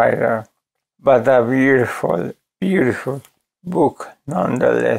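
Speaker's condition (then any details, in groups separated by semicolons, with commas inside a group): ALS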